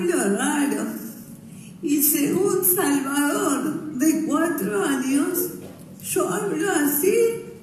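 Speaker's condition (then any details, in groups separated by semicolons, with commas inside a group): Cerebral palsy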